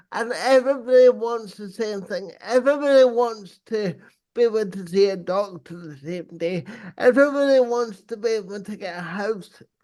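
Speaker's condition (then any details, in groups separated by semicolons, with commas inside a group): Cerebral palsy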